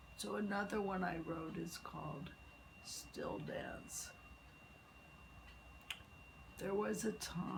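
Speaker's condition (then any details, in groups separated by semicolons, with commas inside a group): Multiple sclerosis; legs and arms affected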